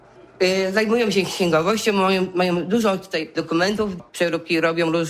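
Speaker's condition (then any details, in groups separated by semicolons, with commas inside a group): Down syndrome; sometimes forgets things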